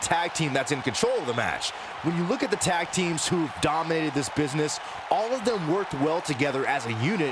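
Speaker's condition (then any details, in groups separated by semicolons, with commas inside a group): No condition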